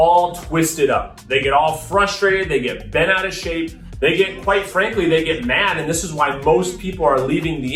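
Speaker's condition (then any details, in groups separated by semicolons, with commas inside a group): No condition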